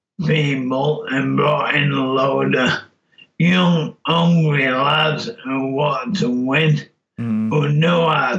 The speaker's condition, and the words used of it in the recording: ALS (motor neuron disease). You know, I can't, you know, speak great, but my mind's still there.